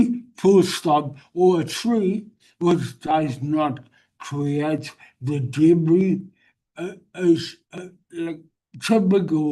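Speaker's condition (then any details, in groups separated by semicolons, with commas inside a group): Brain injury; wheelchair user; practising walking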